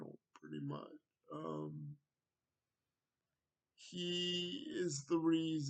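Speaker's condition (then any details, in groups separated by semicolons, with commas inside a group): Cerebral palsy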